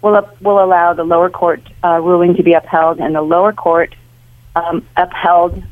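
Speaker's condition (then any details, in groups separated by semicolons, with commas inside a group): No condition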